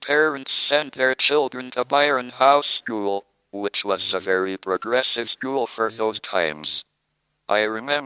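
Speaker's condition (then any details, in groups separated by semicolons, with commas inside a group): Motor neurone disease, speech-generating device; onset age 21 during Cambridge PhD, tracheostomy after pneumonia at CERN, cannot walk, wheelchair user; early speech impediment, steadily worsened, voice lost after tracheostomy, earlier thumb-controlled voice box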